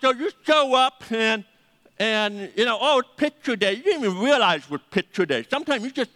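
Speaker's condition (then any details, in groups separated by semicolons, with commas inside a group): Deafness; needs names repeated several times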